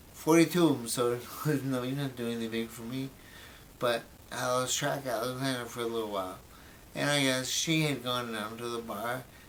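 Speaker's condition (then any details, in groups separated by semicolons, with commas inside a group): Brain injury; memory greatly affected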